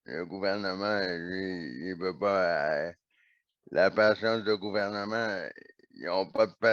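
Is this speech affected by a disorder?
Yes: neonatal cerebral palsy.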